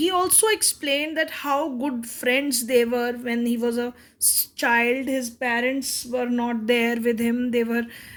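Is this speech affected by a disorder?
No.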